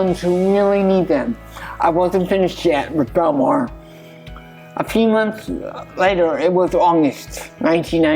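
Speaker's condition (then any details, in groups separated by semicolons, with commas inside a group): Cerebral palsy; lifelong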